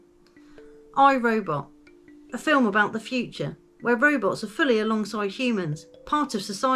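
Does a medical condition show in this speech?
No.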